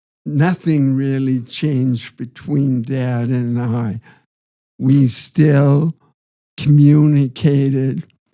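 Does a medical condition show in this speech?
Yes: Parkinson's disease.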